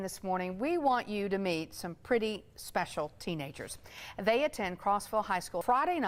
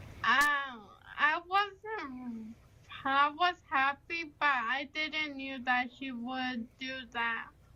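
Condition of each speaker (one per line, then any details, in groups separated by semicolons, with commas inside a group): No condition
Cerebral palsy; mostly in wheelchair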